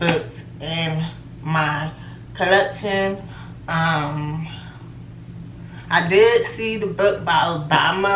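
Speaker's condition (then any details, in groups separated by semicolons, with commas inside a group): Cerebral palsy; from birth, left leg affected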